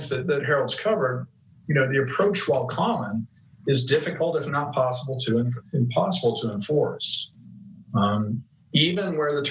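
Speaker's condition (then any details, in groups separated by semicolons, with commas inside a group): No condition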